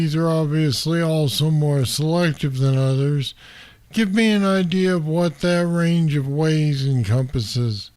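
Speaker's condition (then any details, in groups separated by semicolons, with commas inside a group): Parkinson's disease; deep brain stimulators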